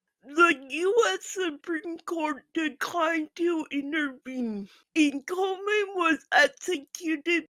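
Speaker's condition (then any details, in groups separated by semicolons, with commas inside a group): Physical speech impairment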